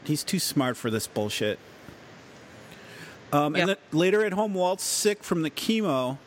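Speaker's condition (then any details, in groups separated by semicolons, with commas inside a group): No condition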